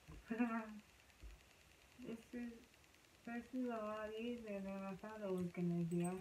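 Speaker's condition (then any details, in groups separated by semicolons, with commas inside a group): Cerebral palsy (hemiplegia)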